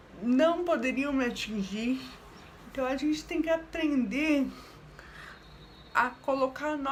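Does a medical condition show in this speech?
Yes: cerebral palsy.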